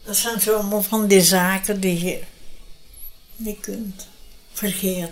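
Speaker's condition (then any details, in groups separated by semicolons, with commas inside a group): Brain hemorrhage; unable to speak afterwards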